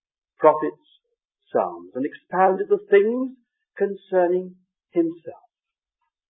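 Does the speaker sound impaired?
No.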